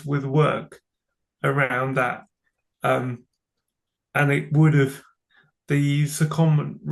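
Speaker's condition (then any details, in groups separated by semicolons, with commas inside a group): Cerebral palsy; from birth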